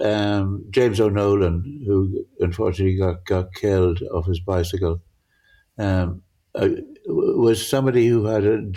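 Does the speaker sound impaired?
Yes: Parkinson's; altered visual perception.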